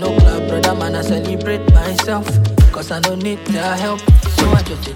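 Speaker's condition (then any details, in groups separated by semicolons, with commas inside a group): No condition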